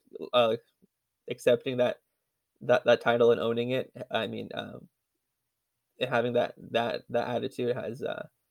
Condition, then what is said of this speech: Stuttering. It can definitely, in my view, be an inconvenience at times.